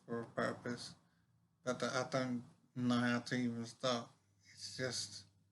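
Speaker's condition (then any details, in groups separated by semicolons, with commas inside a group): Brain injury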